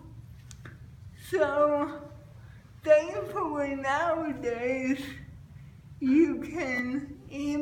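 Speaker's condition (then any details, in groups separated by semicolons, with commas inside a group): Cerebral palsy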